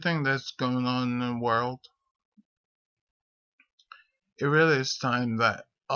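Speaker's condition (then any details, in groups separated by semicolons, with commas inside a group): Multiple sclerosis; rambling speech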